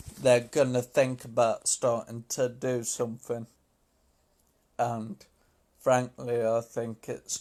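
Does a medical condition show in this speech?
Yes: multiple sclerosis.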